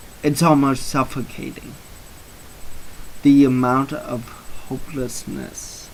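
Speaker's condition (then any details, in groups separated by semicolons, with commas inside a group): Cerebral palsy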